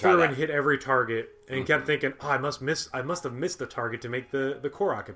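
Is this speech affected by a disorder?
No.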